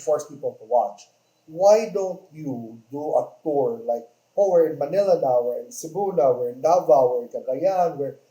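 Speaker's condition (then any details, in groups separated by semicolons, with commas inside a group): No condition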